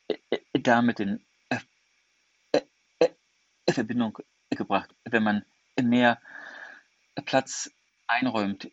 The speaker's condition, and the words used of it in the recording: Stuttering. Er arbeitet in einem sprechintensiven Beruf, hält Vorlesungen, gibt Seminare und er stottert.